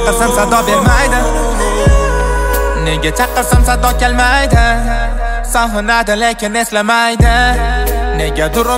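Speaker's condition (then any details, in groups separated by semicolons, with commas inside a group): No condition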